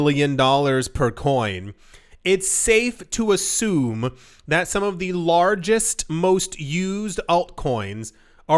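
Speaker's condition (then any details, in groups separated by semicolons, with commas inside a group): No condition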